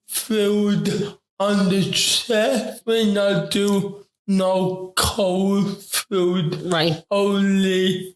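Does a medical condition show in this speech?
Yes: ataxic cerebral palsy; affects talking.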